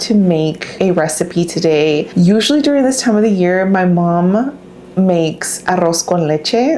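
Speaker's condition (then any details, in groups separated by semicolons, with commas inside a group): No condition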